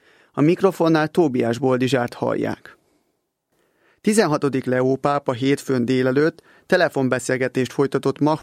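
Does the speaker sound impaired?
No.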